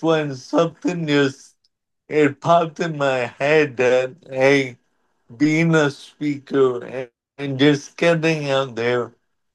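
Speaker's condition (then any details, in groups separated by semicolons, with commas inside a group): Cerebral palsy; wheelchair over the years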